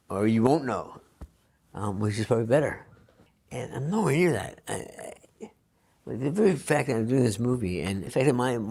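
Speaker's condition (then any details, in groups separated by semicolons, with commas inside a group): Parkinson's disease; onset involuntary pinky movement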